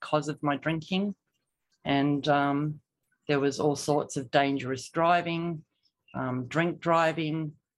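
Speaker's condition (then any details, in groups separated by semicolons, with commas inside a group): No condition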